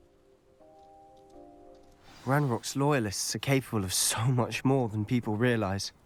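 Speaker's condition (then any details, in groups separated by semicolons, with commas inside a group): No condition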